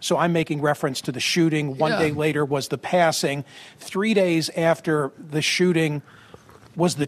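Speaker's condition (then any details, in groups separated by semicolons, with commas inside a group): No condition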